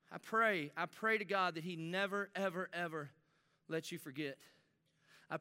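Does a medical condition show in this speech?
No.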